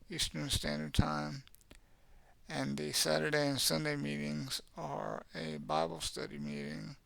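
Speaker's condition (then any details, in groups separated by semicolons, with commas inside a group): Cerebral palsy; has had speech therapy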